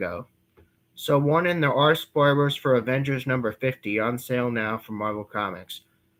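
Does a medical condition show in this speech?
No.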